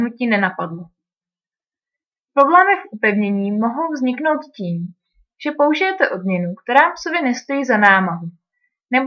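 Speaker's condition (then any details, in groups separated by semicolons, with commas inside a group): No condition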